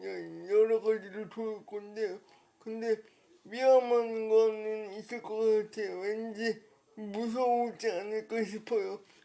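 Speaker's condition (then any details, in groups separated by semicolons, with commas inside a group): Brain lesion disability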